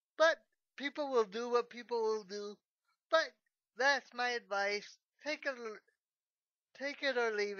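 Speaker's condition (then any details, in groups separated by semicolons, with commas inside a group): Cerebral palsy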